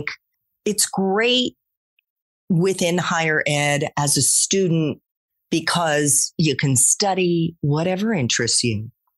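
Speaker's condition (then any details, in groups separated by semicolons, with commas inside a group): No condition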